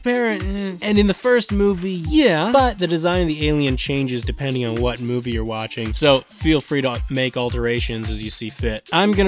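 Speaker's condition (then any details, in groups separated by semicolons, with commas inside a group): No condition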